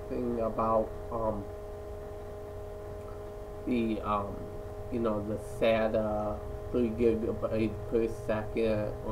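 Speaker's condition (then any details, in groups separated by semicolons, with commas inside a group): Cerebral palsy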